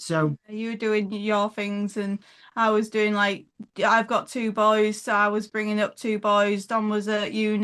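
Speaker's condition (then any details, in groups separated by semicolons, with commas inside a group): No condition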